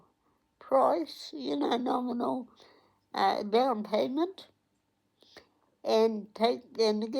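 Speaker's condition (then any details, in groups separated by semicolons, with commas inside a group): Cerebral palsy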